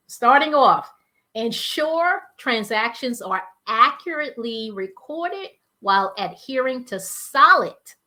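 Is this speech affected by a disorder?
No.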